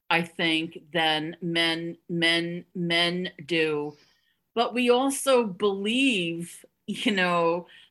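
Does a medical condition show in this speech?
Yes: stuttering; mild to moderate stuttering, about one year of past speech therapy; stutter relatively easy to hide, past years of avoidance, word substitution, exhausting word planning; here repeated words, prolonged sounds.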